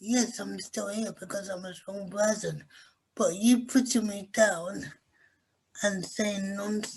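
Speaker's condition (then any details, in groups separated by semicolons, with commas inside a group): Cerebral palsy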